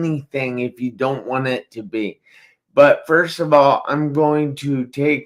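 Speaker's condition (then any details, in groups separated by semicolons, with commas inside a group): Traumatic brain injury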